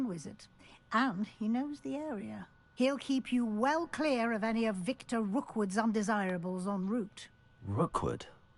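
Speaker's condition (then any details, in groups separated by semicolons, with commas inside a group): No condition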